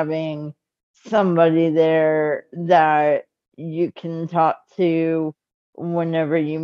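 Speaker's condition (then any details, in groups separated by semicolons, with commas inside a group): Cerebral palsy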